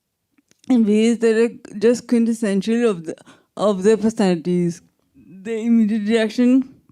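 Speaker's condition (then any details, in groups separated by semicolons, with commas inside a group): Traumatic brain injury, severe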